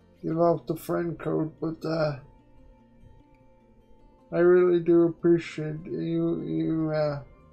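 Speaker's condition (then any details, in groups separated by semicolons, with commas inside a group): Quadriplegic cerebral palsy; uses one hand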